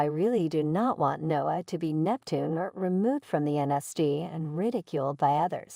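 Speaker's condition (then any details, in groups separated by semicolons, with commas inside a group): No condition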